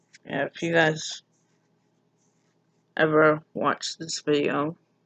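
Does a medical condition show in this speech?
Yes: mild cerebral palsy.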